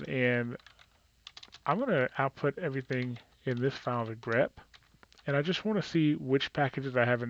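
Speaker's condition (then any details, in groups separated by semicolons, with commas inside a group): No condition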